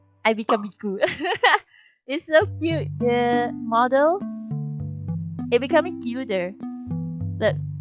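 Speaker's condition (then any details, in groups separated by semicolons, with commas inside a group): No condition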